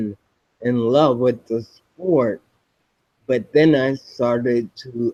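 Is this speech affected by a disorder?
Yes: spinocerebellar ataxia type 7, SCA7; diagnosed several years ago, no wheelchair.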